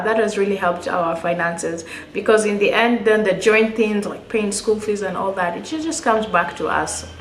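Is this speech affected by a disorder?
No.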